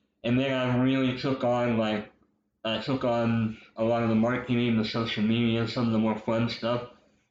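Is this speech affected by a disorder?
Yes: cleft lip and palate; congenital, with popliteal pterygium syndrome, over 30 operations until age 14 including lip and palate correction; speech impediment from cleft lip and palate.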